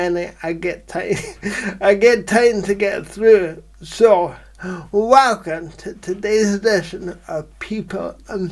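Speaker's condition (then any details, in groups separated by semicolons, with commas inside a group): Cerebral palsy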